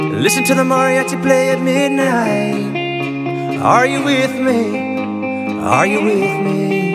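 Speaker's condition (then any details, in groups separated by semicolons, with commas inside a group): No condition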